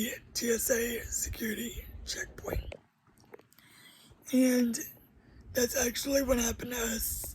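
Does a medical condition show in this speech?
Yes: cerebral palsy; uses a wheelchair.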